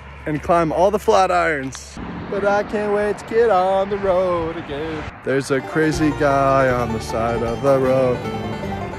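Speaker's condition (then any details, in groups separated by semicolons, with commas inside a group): No condition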